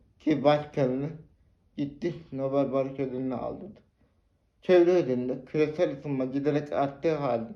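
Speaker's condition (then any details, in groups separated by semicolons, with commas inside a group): Cerebral palsy; spastic type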